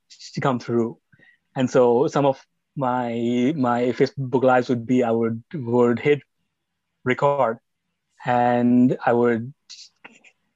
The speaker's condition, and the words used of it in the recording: Stuttering. So sometimes I want to use, say, the word car, but because I know that I will stutter on the word car, I'll say the word vehicle, right?